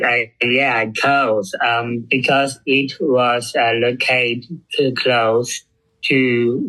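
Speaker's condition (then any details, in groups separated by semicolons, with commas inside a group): Down syndrome; intellectual disability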